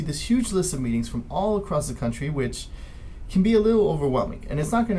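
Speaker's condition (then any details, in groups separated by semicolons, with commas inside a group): No condition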